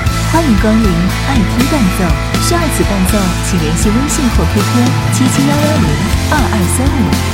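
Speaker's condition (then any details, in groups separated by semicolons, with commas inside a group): No condition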